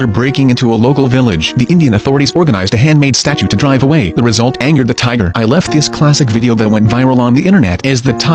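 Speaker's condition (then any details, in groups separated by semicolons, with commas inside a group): No condition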